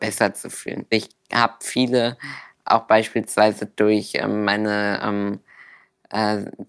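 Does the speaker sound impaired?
Yes: Duchenne muscular dystrophy; inherited, progressive muscle wasting, known since primary school, wheelchair user from the start.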